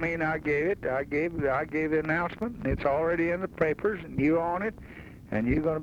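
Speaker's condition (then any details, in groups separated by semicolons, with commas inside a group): No condition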